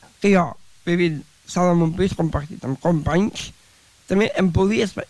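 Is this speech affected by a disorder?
Yes: Down syndrome; extra chromosome, learns at own pace, needs extra time to understand and process explanations; very talkative, expresses self in own way and own words, dislikes being corrected.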